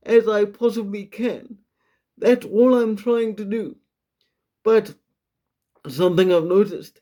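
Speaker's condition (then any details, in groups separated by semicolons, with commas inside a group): Quadriplegic cerebral palsy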